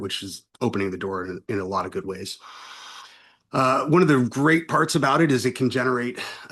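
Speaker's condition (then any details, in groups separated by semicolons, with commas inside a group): No condition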